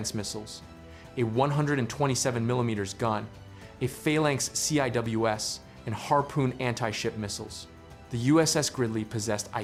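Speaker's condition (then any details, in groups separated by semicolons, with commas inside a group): No condition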